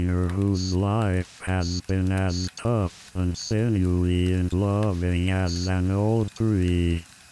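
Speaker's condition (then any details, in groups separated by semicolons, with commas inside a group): Amyotrophic lateral sclerosis; bulbar onset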